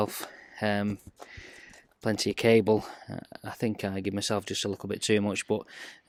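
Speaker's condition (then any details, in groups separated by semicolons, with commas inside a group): No condition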